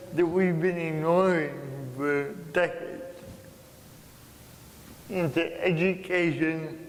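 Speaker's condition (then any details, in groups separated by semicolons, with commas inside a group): Cerebral palsy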